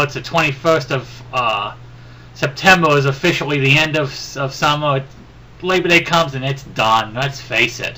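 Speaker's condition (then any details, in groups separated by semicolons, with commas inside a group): No condition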